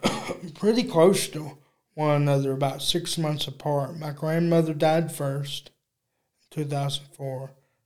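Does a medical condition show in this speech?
Yes: cerebral palsy; uses electric wheelchair.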